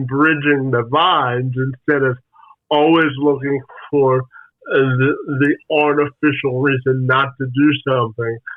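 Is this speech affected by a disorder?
Yes: spastic quadriplegic cerebral palsy.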